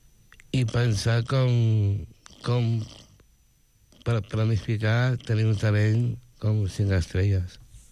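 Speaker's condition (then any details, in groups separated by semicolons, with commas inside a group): Down syndrome; intellectual disability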